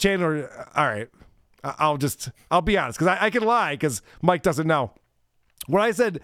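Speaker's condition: No condition

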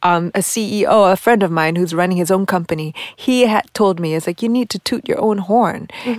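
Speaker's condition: No condition

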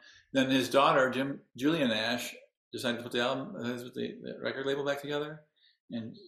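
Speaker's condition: Parkinson's disease; 19 years since

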